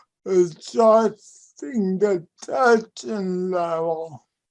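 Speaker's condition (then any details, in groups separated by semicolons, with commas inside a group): Cerebral palsy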